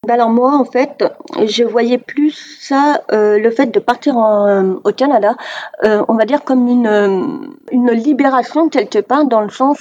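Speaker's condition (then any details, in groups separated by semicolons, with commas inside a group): Deafness, severe; oralist, uses some sign language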